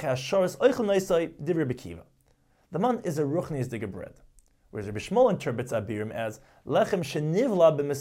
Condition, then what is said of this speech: None; typical speech.